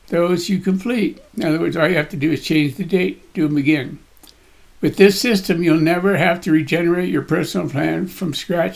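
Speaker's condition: Parkinson's disease; voice shakes, body shakes

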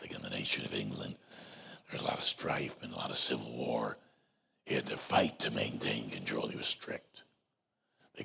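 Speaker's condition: Voice box removal needed; vocal cord cancer

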